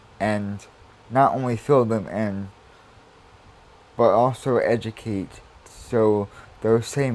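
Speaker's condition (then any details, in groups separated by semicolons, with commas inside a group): Cerebral palsy; uses wheelchair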